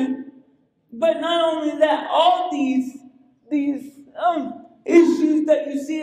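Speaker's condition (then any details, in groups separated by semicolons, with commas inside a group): Cerebral palsy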